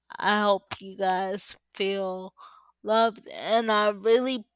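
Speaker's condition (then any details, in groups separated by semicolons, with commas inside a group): Cerebral palsy; uses power wheelchair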